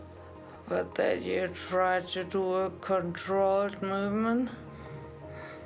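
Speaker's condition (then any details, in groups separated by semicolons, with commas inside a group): Traumatic brain injury, severe; right-sided ataxia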